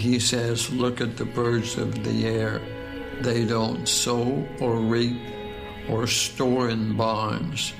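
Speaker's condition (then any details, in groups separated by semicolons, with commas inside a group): ALS, speech-generating device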